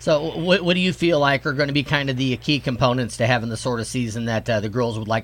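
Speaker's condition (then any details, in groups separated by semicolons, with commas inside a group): No condition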